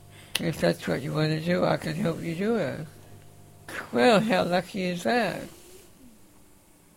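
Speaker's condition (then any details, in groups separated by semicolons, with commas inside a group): Facioscapulohumeral muscular dystrophy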